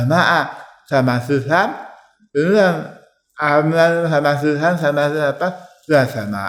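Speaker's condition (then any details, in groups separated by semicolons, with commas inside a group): Tongue cancer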